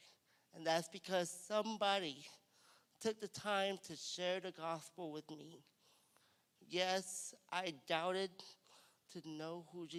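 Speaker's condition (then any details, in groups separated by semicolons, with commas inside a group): Cerebral palsy; cerebral palsy, from birth; diagnosed at 45 days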